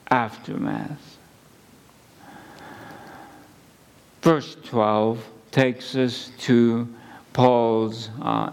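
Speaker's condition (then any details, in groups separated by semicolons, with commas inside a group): ALS; at least a couple of months since diagnosis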